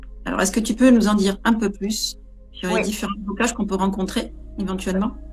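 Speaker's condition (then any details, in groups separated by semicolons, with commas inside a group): No condition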